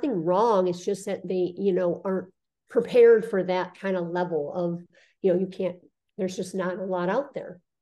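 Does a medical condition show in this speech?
Yes: cleft lip and palate; congenital, surgeries from birth to age 5 including ears, first reconstructive surgery at 17, mouthpiece before; after reconstructive surgery; spoke funny and whistled before reconstruction at 17.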